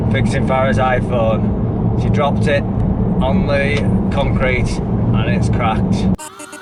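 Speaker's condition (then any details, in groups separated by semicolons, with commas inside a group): No condition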